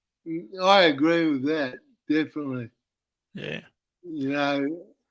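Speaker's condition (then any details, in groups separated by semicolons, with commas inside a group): Cerebral palsy; uses wheelchair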